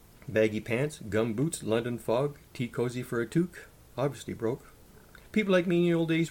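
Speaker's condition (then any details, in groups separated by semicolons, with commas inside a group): No condition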